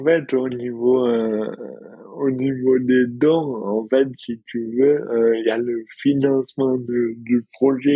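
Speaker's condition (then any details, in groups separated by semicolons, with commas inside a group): Dystonia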